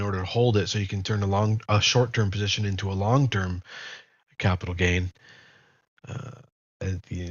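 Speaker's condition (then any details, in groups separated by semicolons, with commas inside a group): No condition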